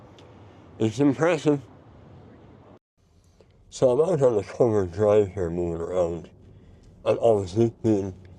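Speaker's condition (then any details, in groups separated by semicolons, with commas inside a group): Mouth cancer surgery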